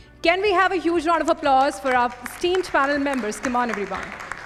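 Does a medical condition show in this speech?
No.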